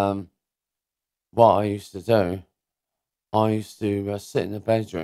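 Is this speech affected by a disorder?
Yes: cerebral palsy; diagnosed as baby.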